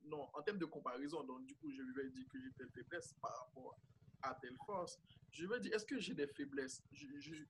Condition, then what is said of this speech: Stuttering. Et même, j'ai mon j'ai celui qui me fait des montages vidéo, une fois, m'avait proposé de couper un peu là où je paye trop.